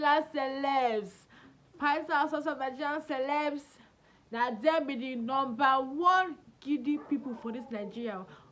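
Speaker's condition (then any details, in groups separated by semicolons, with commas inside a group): No condition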